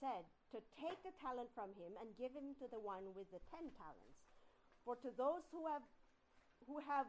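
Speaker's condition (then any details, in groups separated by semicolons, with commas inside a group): No condition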